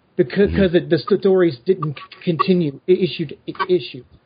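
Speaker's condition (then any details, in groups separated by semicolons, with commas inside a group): Stutter; noticeable enough that listeners might mistake it for audio problems; repeated sounds, prolonged sounds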